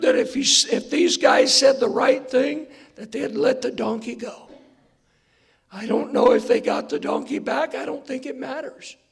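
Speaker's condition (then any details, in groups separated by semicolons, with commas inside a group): Hoarseness after vocal cord surgery; not smooth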